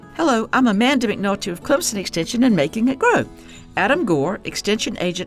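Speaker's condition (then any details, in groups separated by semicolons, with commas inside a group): No condition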